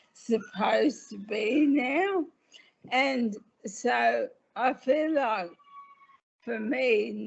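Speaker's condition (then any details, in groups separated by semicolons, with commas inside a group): Motor neurone disease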